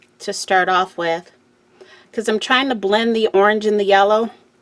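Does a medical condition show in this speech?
No.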